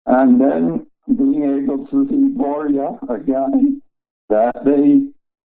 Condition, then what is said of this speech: ALS (motor neuron disease). You may be able to tell that my voice is a little bit weaker.